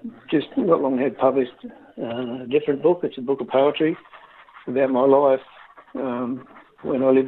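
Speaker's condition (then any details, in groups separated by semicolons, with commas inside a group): Parkinson's disease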